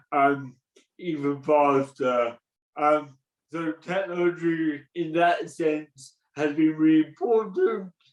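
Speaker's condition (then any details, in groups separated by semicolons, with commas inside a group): Cerebral palsy; present from birth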